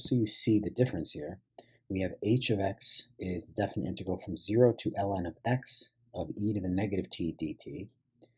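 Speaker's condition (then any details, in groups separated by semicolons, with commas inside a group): No condition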